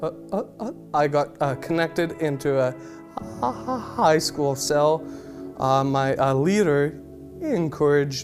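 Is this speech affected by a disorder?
Yes: stutter; stutter present during high school years; here blocks.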